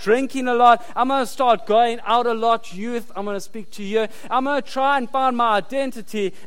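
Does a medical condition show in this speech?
No.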